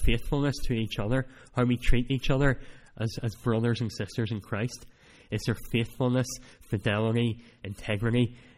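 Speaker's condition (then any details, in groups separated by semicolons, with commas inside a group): Cleft palate; speech not that clear at times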